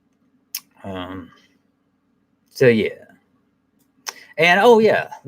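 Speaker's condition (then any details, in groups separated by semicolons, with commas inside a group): No condition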